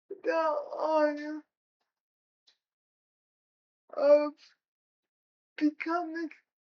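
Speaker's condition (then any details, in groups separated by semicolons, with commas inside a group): Cerebral palsy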